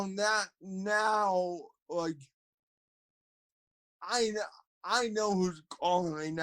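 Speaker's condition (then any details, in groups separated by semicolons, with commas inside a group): Cerebral palsy, spastic quadriplegia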